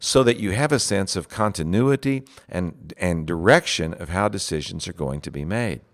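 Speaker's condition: No condition

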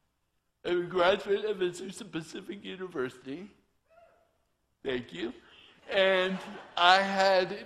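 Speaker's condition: Torsion dystonia; mild fibular cerebral palsy from birth, hand tremor found at age 5, rare torsion dystonia; vocal cords twist with torso, voice cannot be controlled, altered speech

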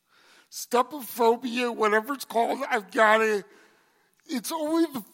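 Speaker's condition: Cerebral palsy; congenital

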